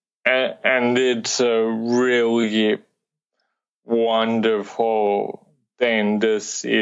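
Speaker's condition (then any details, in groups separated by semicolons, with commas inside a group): Cerebral palsy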